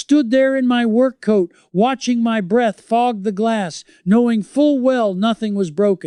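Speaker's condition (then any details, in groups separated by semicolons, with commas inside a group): No condition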